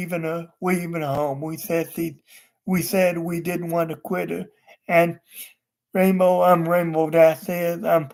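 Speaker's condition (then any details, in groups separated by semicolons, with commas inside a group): Cerebral palsy; wheelchair user, unable to walk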